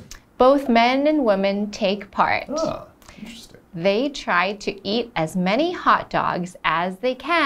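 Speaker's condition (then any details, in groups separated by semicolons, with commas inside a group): No condition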